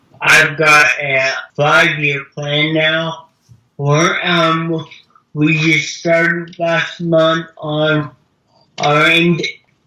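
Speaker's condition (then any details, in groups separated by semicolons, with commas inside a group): Cerebral palsy; wheelchair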